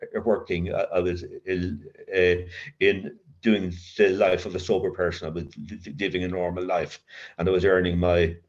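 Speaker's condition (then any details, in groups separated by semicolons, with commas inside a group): Covert stutter; severe childhood stutter with blocks, linked to adverse childhood experience, child guidance clinic, speechless while drinking; covert since early sobriety in AA, about 40 years, occasional blocks, talks easily at meetings; stutters mostly in mind, thinks ahead around feared words, voice long felt fake; prolonged sounds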